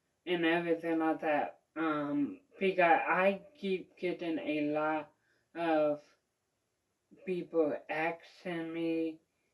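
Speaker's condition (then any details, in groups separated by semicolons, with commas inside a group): Mild cerebral palsy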